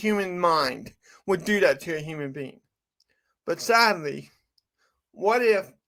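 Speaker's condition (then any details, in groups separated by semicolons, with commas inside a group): Cerebral palsy; from birth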